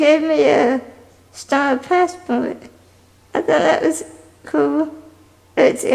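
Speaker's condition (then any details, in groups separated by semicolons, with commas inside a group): Spinal muscular atrophy type 2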